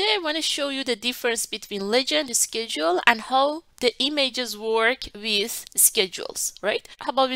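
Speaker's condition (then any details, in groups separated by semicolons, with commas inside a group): No condition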